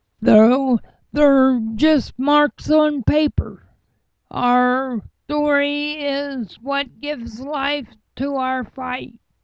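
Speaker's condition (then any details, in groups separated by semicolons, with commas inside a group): Cerebral palsy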